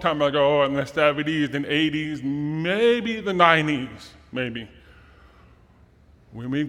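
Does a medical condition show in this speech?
Yes: deafness; cannot hear; uses sign language, relies on seeing audience responses.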